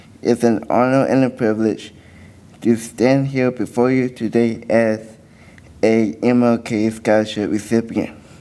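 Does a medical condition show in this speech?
Yes: cerebral palsy.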